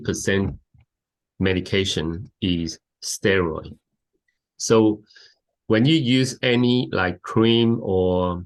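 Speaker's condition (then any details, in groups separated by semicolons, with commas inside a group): No condition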